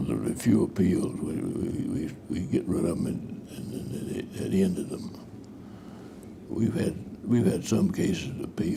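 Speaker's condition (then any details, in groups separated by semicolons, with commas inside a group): Parkinson's disease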